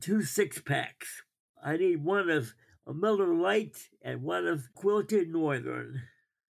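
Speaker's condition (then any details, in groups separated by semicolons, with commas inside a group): Cerebral palsy; learned walking with braces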